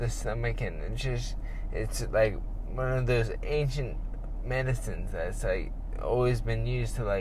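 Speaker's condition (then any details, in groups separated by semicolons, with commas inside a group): Traumatic brain injury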